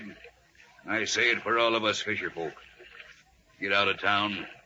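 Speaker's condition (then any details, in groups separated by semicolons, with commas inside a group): No condition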